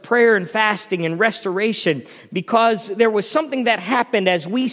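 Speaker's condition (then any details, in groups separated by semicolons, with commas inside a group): No condition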